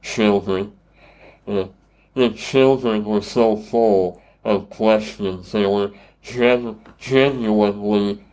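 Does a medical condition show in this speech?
Yes: Treacher Collins syndrome; congenital, cleft palate and jaw surgeries, tracheostomy, deaf three years, bone conduction hearing aids, speech therapy; adult, wears hearing aid, tracheostomy scar, does public speaking; voice distorted, some cannot understand, worse on telephone, repeating takes energy, intelligible after years of therapy.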